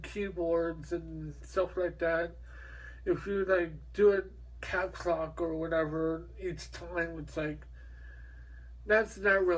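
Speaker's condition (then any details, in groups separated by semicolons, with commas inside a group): Mobius syndrome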